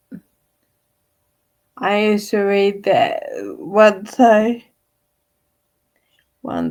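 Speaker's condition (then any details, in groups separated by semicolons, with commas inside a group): Friedreich's ataxia; wheelchair user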